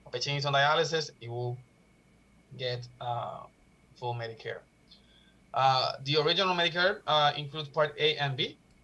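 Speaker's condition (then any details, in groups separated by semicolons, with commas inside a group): No condition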